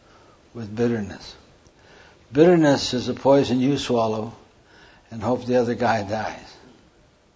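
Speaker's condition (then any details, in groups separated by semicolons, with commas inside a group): Parkinson's; hand tremor during talk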